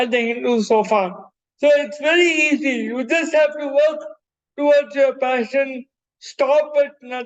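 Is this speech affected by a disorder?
Yes: cerebral palsy.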